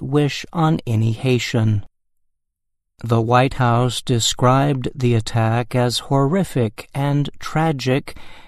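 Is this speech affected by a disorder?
No.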